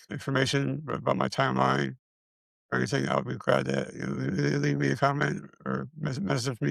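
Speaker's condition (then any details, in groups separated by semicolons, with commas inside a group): Multiple system atrophy; central hypoventilation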